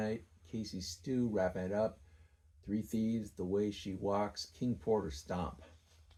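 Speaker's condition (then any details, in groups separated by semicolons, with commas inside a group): No condition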